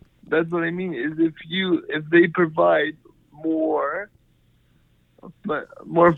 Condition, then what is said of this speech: Cerebral palsy. It may come up with some unusual words or some swear words, but it'll work with practice, excuse me, but it'll work.